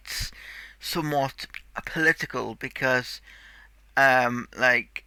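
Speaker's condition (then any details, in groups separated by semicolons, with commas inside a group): Cerebral palsy; tight muscles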